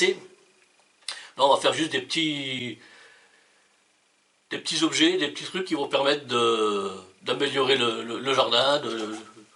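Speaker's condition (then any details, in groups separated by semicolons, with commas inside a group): No condition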